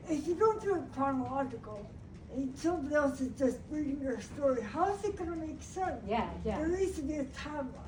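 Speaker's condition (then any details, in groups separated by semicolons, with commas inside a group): Brain injury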